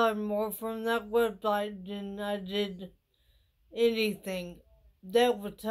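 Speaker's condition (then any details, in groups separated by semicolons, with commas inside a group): Traumatic brain injury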